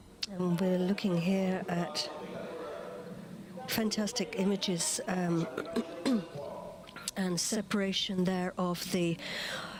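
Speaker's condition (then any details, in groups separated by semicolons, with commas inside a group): No condition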